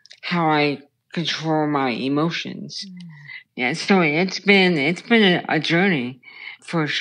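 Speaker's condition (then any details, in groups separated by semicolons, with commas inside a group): Brain stem tumor; childhood onset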